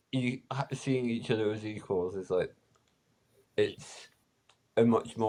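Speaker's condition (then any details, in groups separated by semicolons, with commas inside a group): Spinal muscular atrophy; physical disability, no learning difficulty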